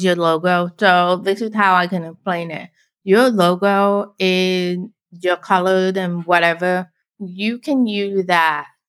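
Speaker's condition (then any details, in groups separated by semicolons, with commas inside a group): Deafblind, born deaf; hearing aid on right, cochlear implant on left, about 40 degree visual field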